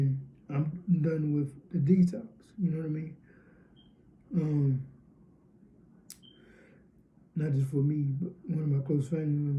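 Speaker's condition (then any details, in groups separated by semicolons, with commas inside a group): Cerebral palsy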